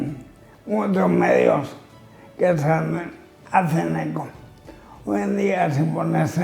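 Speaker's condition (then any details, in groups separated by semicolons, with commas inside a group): Amyotrophic lateral sclerosis (ela)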